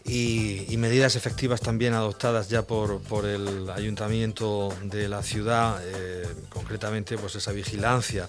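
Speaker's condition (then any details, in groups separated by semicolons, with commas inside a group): No condition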